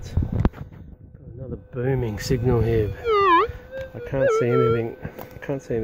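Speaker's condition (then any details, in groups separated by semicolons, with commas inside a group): No condition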